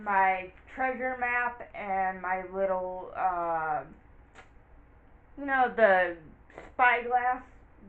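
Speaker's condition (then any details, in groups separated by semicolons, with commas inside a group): Cerebral palsy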